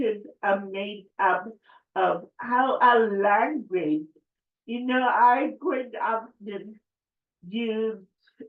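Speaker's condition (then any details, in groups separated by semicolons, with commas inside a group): Cerebral palsy; affects speech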